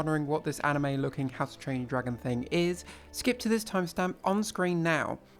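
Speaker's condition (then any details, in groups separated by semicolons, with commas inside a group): No condition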